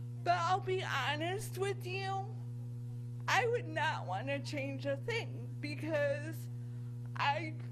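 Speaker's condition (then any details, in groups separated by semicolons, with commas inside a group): Cerebral palsy; from birth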